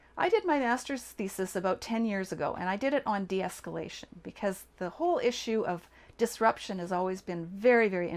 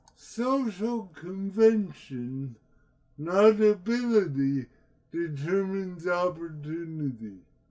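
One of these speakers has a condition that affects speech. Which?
The second: cerebral palsy; present from birth; years of speech therapy, often misunderstood, breath and articulation effortful.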